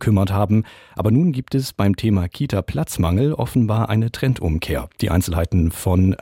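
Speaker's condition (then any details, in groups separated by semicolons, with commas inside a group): No condition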